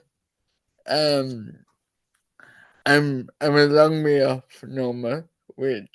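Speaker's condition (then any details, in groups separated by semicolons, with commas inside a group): Cerebral palsy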